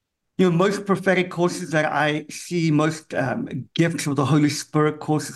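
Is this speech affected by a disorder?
Yes: cleft palate; congenital, from birth, affects hearing; severe speech impediment as a kid, cleft palate impacts ability to speak.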